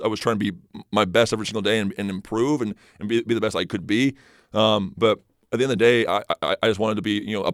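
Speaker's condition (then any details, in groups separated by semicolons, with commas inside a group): Stutter; stutter first noticed in high school, magnified on mission while learning Spanish; past speech therapists helped a little, detailed preparation learned from coach Lewis at Lone Peak; trips over words, can't get words out off the cuff, less when prepared, confident; repeated sounds, repeated words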